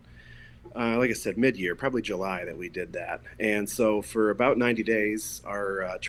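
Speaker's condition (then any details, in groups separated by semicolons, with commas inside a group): No condition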